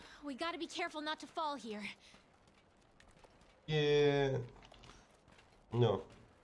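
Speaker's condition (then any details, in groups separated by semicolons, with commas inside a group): No condition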